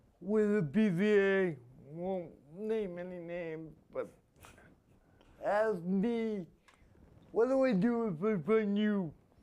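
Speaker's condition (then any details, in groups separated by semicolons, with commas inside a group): Spastic quadriplegia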